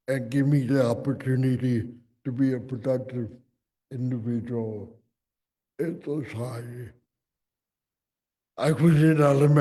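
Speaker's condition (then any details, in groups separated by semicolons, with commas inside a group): Cerebral palsy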